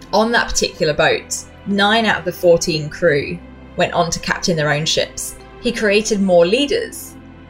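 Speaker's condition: No condition

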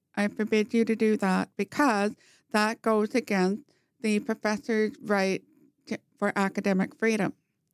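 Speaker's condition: Profound hearing loss, congenital, bilateral; wears hearing aid in right ear

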